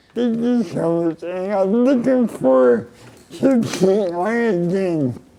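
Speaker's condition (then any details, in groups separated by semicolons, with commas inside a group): Cerebral palsy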